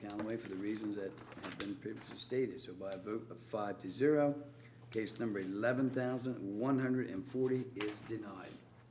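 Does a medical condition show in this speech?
No.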